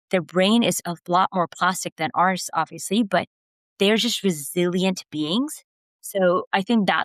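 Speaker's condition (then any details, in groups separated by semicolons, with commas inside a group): No condition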